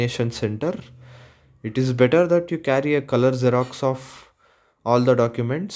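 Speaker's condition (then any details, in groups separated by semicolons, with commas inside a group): No condition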